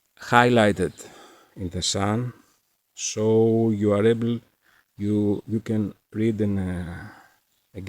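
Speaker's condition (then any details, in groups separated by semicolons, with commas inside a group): No condition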